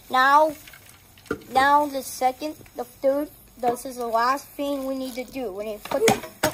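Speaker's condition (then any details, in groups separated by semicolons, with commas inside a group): No condition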